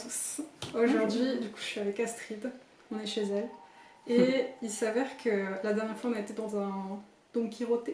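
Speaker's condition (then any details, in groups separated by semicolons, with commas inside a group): No condition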